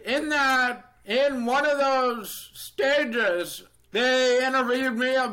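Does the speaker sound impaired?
Yes: deafness, Neurofibromatosis Type 2; first half deaf, then 2 months of no hearing, then amplifier gave some hearing; uses Live Transcribe on phone, requested interpreter in interviews, alert device with flashing LEDs.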